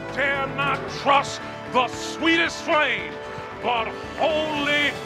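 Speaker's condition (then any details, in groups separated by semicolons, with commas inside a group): No condition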